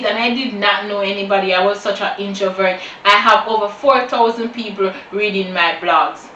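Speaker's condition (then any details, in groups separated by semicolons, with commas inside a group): No condition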